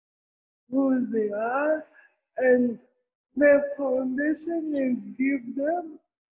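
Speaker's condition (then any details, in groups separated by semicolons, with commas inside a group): Cerebral palsy; from birth in Kenya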